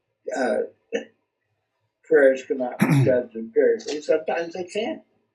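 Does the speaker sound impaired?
Yes: cerebral palsy; brain injury at birth, complications and perhaps medical errors, legs severely compromised, arms unaffected; speech not affected.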